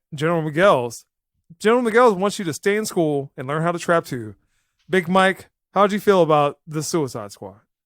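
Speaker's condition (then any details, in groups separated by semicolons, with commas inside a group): No condition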